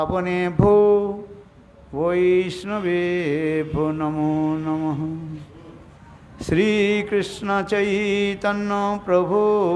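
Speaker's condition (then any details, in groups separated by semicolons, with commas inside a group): No condition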